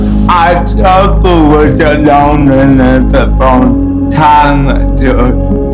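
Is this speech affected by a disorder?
Yes: cerebral palsy; congenital cerebral palsy, present from birth, not from an accident.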